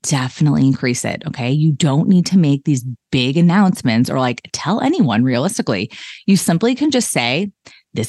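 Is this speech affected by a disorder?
No.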